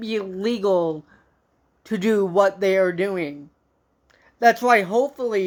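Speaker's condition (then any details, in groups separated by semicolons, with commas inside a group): Cerebral palsy; from birth, walks with walker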